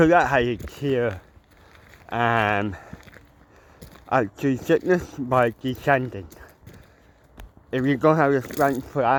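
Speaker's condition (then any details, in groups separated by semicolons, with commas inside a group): Cerebral palsy; mild, ataxic type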